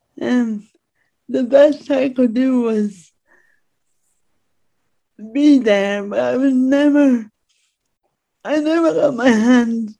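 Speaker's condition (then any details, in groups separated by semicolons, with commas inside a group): Speech impediment; finds writing easier than speaking, speaks in own way without modifying accent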